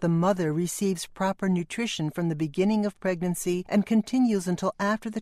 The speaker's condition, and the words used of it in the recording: None; typical speech.